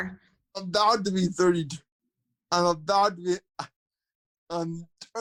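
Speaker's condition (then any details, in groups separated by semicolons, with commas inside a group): Cerebral palsy, spastic quadriplegia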